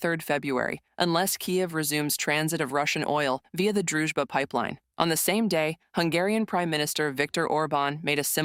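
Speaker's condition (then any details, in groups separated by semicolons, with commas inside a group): No condition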